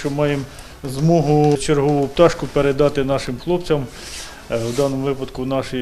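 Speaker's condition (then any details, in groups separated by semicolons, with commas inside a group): No condition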